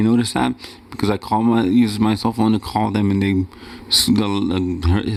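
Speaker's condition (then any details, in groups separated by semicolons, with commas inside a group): Cerebral palsy; wheelchair user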